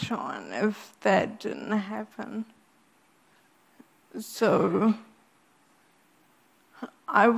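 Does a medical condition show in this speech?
Yes: Friedreich's ataxia; degenerative, gets worse over time, spinal surgery at 13 for curved spine; progressive, kept getting worse, many things can no longer do, life-limiting; cannot speak if quiet.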